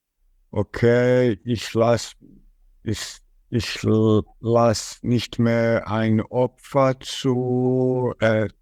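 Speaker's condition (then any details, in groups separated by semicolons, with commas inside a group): Stuttering; stuttering since age 5, 32 years since onset; monitors speech tension to catch blocks before they come; phone calls formerly not possible, now managed; repeated sounds, prolonged sounds, blocks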